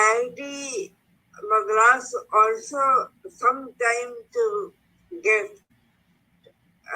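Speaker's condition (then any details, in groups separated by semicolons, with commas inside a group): Cerebral palsy; speech affected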